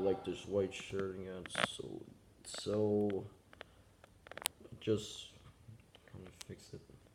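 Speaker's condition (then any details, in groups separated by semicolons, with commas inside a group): No condition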